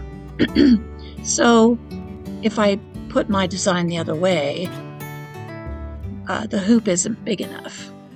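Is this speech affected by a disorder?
No.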